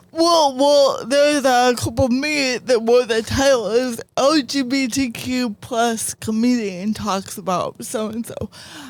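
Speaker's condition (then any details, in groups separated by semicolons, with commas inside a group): Cerebral palsy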